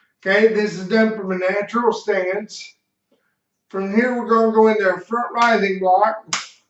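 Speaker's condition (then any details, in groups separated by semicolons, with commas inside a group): Cerebral palsy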